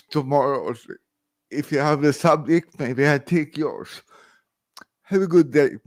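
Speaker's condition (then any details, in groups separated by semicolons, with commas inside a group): Cerebral palsy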